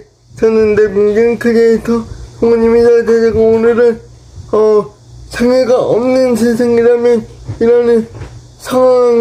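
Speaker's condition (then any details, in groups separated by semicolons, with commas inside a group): Brain lesion disability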